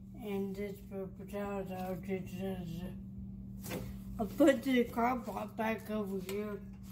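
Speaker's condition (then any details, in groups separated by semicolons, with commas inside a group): Traumatic brain injury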